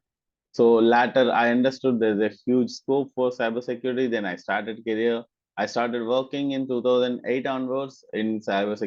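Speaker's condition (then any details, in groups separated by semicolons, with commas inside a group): No condition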